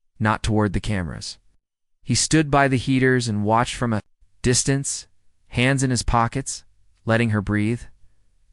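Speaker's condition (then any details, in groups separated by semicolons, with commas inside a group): No condition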